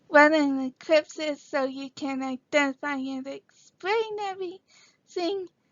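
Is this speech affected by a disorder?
Yes: cerebral palsy.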